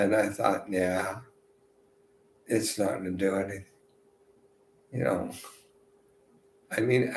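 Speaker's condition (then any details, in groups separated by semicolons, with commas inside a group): Multiple sclerosis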